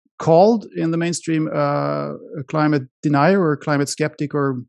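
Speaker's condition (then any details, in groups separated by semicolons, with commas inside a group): No condition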